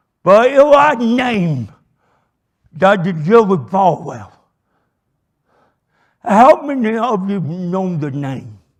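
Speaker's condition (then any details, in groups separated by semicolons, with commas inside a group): Cerebral palsy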